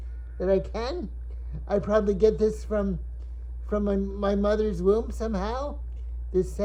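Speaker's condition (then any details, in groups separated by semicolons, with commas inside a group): Cerebral palsy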